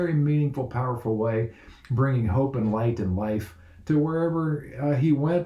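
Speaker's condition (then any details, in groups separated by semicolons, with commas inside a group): No condition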